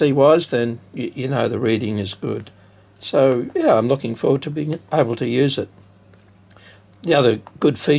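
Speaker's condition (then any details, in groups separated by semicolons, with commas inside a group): No condition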